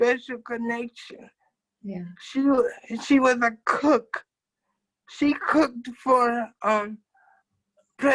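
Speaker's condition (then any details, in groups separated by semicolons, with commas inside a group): Cerebral palsy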